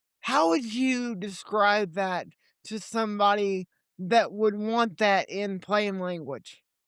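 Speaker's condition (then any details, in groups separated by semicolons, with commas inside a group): Cerebral palsy; limited mobility, legs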